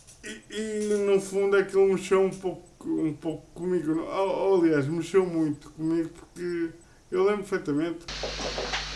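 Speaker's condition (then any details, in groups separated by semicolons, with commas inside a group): Cerebral palsy; uses a wheelchair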